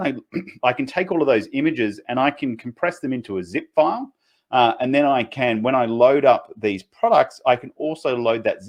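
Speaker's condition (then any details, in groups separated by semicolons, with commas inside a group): No condition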